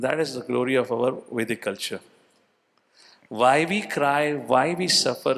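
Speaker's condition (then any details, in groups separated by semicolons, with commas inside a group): No condition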